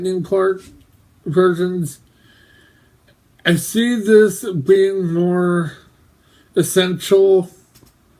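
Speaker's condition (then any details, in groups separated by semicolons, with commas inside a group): Mobius syndrome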